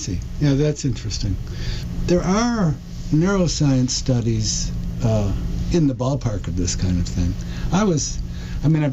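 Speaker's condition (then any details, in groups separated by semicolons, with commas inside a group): Parkinson's disease; diagnosed almost 4 years ago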